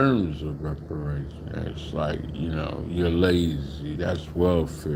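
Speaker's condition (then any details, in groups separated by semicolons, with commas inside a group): Slurred speech; still slurs words occasionally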